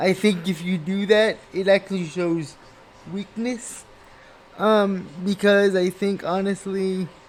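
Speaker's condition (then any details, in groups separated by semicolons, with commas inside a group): Cerebral palsy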